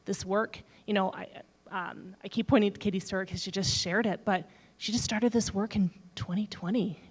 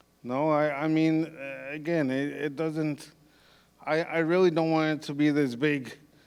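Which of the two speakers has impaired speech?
The second: cerebral palsy; physical disability, power wheelchair.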